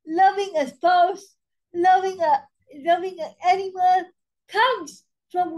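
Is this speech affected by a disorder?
Yes: cerebral palsy spastic quadriplegia.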